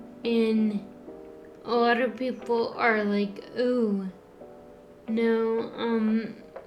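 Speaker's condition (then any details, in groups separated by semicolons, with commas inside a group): Friedreich's ataxia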